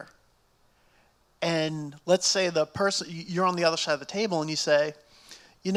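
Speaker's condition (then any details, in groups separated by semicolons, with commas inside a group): No condition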